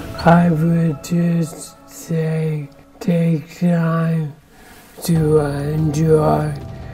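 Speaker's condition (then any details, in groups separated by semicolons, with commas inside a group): ALS; speech onset; about one year since speech onset, daily fatigue; losing clear speech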